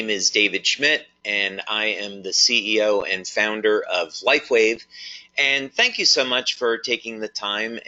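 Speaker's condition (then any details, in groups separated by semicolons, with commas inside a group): No condition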